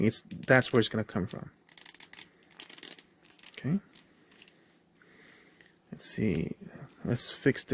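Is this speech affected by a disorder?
No.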